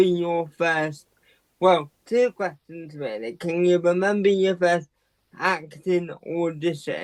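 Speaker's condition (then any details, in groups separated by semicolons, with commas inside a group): Quadriplegic cerebral palsy; quadriplegic, full-time powerchair user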